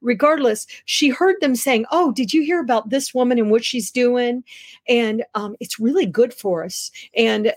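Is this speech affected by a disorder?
No.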